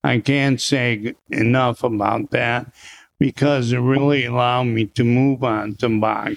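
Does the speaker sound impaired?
Yes: Parkinson's disease; essential tremor about 18 years before, confirmed by DaT scan at University of Rochester; onset about 2018, balance problems, falls, Parkinson's wellness recovery exercises, boxing at Safe at Home; swallowing issues at onset, improved with exercise.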